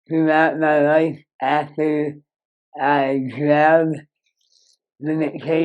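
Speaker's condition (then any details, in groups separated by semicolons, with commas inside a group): Moebius syndrome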